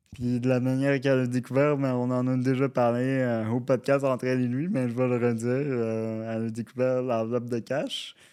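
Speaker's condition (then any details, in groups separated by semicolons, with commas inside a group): Cerebral palsy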